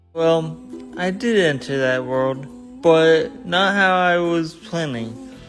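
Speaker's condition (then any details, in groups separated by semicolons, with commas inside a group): Traumatic brain injury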